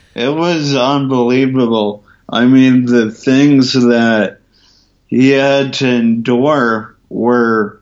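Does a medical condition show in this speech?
Yes: ataxia from traumatic brain injury; emergency brain surgery, coma, breathing tube two weeks, tracheotomy avoided, memory spared; spastic gait, cannot walk straight line, not noticeable when sitting, walking after tricycle, forearm crutches, cane.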